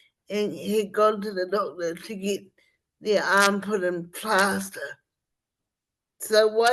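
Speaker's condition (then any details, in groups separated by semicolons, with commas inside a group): Spastic cerebral palsy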